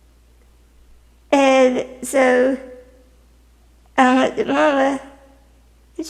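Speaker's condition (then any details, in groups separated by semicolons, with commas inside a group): Spinal muscular atrophy type 2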